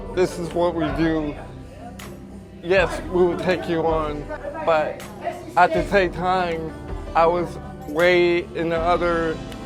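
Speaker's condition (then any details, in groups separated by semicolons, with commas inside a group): Cerebral palsy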